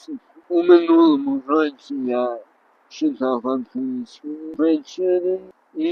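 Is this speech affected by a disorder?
Yes: traumatic brain injury; car crash, many impairments; in rehab, pool therapy.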